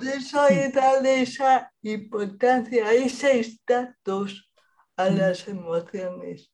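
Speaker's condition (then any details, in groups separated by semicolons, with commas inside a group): Cerebral palsy; present at least 40 years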